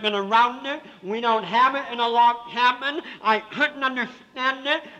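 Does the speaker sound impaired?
Yes: severe cleft palate with lisp; congenital.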